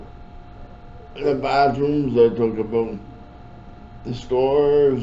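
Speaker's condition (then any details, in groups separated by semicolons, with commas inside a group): Cerebral palsy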